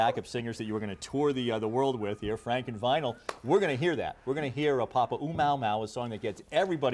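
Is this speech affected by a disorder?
No.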